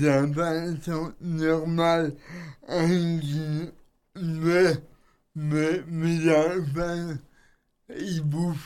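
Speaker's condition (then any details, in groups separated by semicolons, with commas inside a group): Cerebral palsy; from birth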